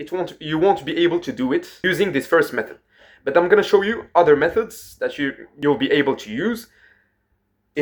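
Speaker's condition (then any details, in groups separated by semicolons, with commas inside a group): No condition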